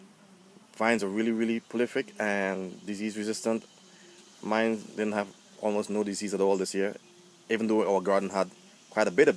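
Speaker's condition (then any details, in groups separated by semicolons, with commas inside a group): No condition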